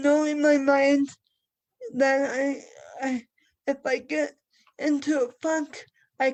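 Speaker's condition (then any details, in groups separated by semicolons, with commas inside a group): Cerebral palsy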